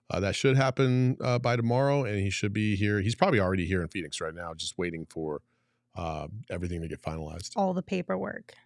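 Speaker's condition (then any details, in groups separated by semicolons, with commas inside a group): No condition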